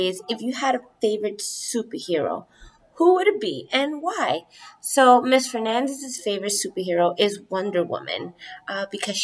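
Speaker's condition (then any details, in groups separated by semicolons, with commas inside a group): No condition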